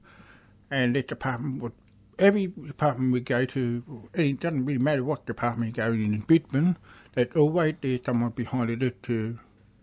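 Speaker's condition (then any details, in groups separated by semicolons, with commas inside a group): Deafness; asks others to speak slowly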